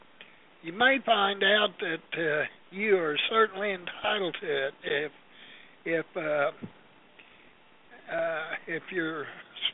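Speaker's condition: Parkinson's disease; shivering, shaking at time of recording

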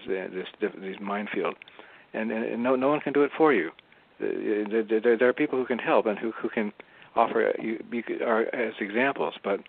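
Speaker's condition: Parkinson's disease; diagnosed while still working

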